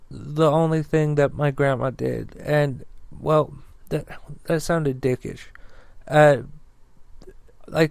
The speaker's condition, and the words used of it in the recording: Stuttering. I know that you have a stutter.